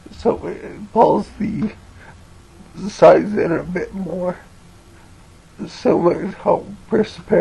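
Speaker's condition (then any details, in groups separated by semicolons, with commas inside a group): Cerebellar ataxia from brain tumour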